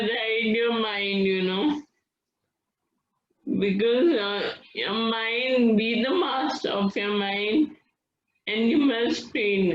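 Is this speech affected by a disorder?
Yes: Friedreich's ataxia.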